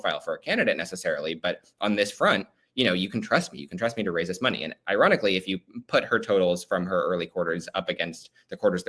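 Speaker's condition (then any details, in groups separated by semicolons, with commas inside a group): No condition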